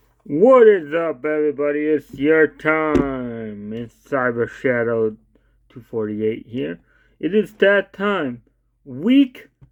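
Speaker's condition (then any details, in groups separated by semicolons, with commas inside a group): Cerebral palsy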